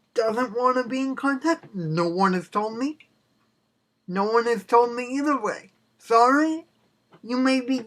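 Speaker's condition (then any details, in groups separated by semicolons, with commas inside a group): Cerebral palsy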